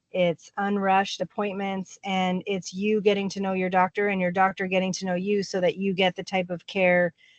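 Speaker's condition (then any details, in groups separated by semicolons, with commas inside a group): No condition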